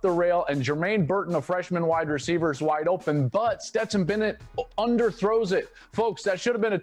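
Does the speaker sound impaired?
No.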